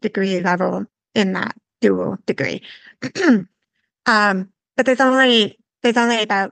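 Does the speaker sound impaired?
Yes: severe to profound hearing loss; congenital, diagnosed in England, hearing aids from 11 months, cochlear implant one side; learned to listen and speak through early intervention in England.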